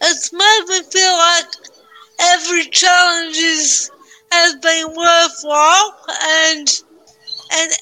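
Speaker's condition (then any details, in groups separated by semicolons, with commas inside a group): Cerebral palsy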